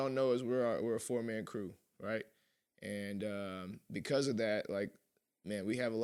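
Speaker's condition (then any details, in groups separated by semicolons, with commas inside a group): No condition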